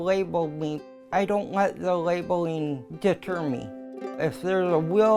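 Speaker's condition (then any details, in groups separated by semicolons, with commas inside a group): Ataxia; balance problem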